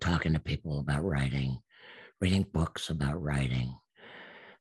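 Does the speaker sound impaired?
Yes: absent vocal cords; still practices speaking.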